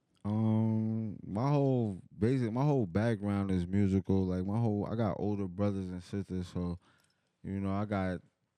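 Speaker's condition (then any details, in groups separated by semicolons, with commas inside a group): No condition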